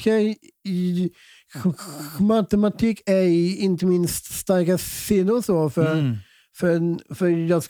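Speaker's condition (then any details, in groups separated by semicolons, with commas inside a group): Down syndrome; present from birth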